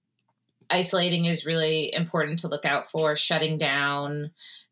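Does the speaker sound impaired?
No.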